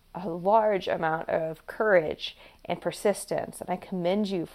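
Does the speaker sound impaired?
No.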